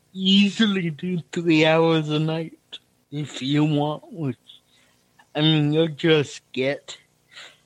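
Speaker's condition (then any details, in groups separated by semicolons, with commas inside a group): Cerebral palsy; feels picking up host's stammer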